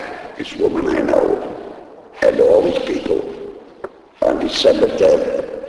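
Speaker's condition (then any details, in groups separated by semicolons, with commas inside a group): Laryngectomy; needs thumb to talk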